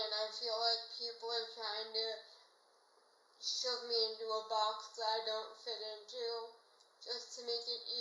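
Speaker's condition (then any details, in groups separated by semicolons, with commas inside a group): Cerebral palsy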